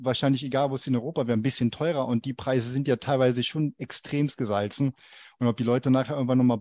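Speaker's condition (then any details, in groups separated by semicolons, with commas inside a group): No condition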